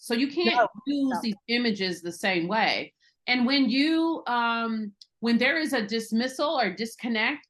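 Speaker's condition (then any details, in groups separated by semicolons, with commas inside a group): No condition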